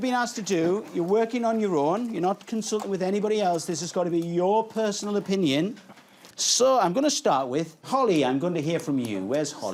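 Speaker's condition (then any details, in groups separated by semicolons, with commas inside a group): No condition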